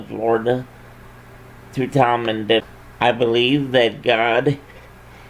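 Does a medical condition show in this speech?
Yes: cerebral palsy.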